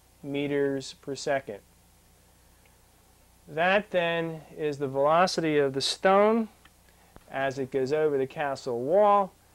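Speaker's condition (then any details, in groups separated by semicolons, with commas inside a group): No condition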